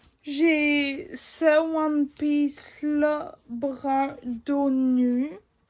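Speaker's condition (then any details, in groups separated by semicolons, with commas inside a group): Ataxia; degenerative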